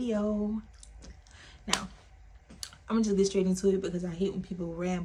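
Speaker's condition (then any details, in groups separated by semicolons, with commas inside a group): No condition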